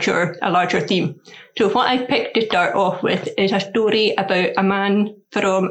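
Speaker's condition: Deafness; written notes from teachers

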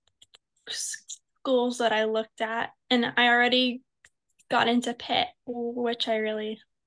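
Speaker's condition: Stuttering; CHOPS stuttering program since about age 9, no family history, private and school speech therapy, Dr. Donaher; high school IEP accommodations for fluency in presentations and participation; fluency affects presentations and class participation; prolonged sounds, blocks

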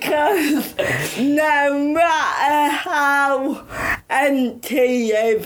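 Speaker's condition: Cerebral palsy; cerebral palsy present from birth, affects speech and mobility, not intelligence; slow speech, takes longer to say things, voice unfamiliar to new listeners

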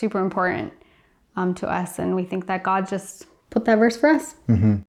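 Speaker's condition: No condition

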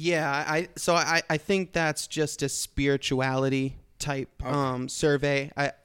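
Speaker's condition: No condition

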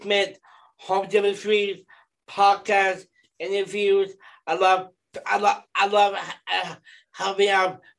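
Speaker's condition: Down syndrome; extra third 21st chromosome

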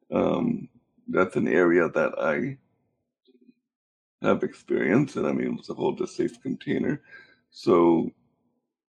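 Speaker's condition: Cerebral palsy; affects muscles and nerves

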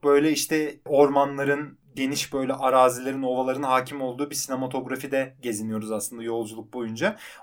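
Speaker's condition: No condition

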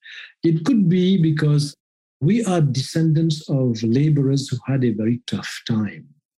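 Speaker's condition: No condition

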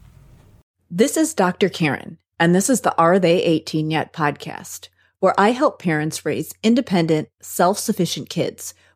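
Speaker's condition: No condition

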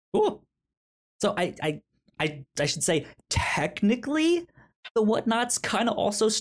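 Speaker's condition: Stutter; stutter when talking; repeated words, blocks

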